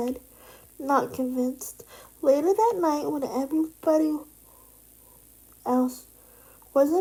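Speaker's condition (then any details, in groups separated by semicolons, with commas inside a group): Cerebral palsy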